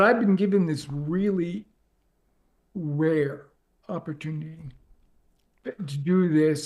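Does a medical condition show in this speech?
Yes: ALS; progressive, onset leg.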